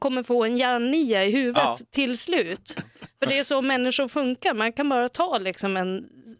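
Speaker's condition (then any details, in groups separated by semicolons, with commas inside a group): No condition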